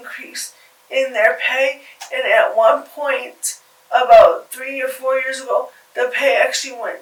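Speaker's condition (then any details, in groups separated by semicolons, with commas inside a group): Cerebral palsy; from birth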